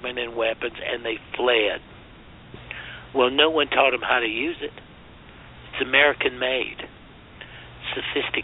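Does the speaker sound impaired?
No.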